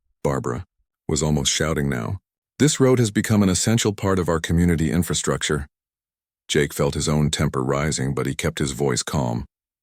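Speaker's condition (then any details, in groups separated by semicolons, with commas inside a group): No condition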